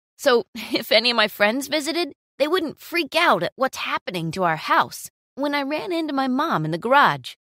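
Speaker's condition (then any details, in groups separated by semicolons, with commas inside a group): No condition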